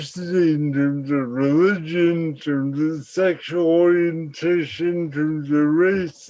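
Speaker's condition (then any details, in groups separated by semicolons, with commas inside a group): Cerebral palsy; present from birth; speech therapy as child, now speaks clearly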